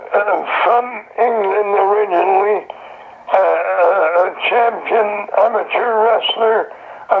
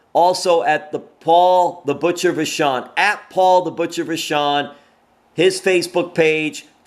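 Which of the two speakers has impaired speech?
The first: throat cancer; survivor.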